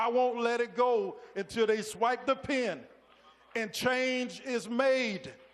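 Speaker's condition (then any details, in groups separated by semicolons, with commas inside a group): No condition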